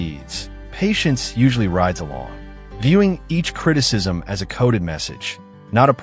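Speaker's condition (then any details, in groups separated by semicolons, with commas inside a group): No condition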